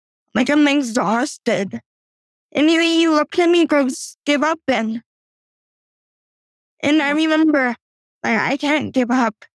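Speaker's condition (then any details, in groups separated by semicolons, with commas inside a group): Cerebral palsy; first tricycle at age 12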